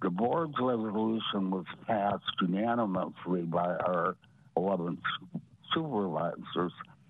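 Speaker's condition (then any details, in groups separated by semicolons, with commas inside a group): Parotid gland removal; recurring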